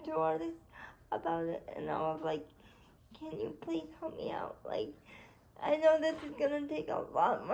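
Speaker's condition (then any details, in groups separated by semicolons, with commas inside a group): Cerebral palsy; spastic quadriplegia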